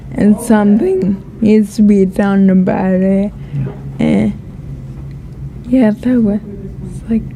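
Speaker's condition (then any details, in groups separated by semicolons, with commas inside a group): Ataxia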